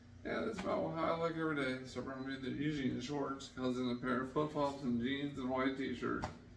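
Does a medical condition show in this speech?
Yes: traumatic brain injury.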